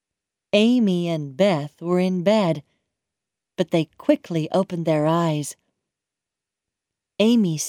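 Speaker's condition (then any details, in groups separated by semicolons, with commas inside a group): No condition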